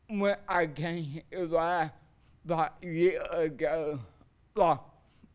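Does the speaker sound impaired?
Yes: cerebral palsy.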